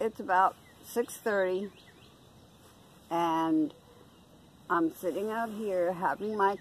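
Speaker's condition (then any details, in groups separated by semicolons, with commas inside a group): No condition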